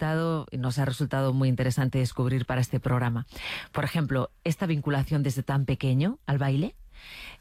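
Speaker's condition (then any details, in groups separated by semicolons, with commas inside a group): No condition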